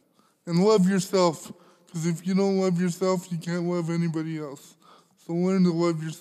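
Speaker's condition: Cerebral palsy; smokes a lot of cannabis

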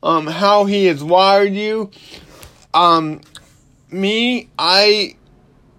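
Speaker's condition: Cerebral palsy; slurred speech

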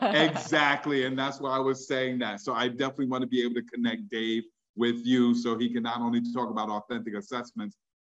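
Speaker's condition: No condition

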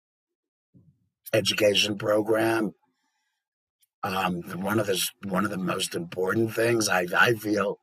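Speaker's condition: Laryngectomy; esophageal segment changes speech

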